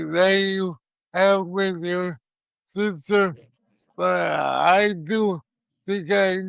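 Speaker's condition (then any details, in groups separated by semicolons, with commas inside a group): Cerebral palsy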